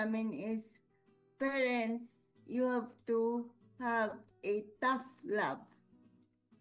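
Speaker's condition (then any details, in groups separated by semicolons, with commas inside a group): Cerebral palsy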